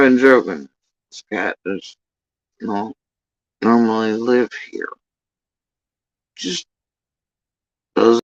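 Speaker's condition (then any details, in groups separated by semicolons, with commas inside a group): Facial paralysis after surgery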